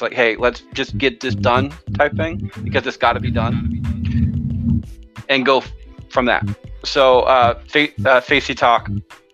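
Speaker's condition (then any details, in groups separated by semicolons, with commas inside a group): Stuttering; avoids attempting Australian pronunciation of episode title because of stutter; repeated sounds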